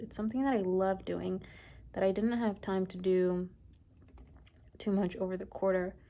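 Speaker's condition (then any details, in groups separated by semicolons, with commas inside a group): No condition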